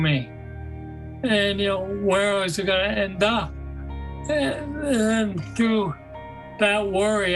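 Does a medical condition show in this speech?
Yes: Parkinson's disease; young onset, deep brain stimulation surgery; about 45 years since onset, on medication, foot cramps.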